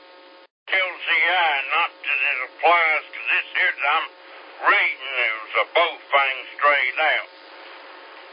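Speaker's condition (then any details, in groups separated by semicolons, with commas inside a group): Slurred speech; stroke 3 years ago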